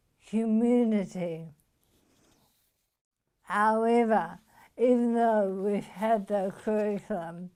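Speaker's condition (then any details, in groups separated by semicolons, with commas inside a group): Motor neuron disease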